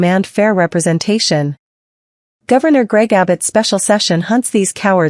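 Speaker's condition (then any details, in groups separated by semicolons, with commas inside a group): No condition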